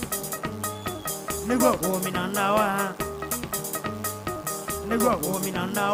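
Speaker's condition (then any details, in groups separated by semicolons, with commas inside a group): No condition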